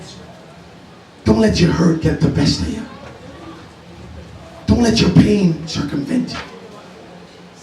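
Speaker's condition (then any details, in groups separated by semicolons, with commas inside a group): No condition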